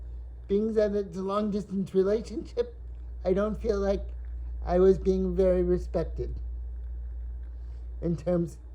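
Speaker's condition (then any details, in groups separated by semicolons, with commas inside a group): Cerebral palsy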